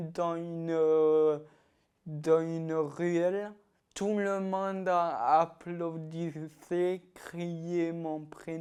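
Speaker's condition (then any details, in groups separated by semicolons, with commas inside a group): Ataxia-telangiectasia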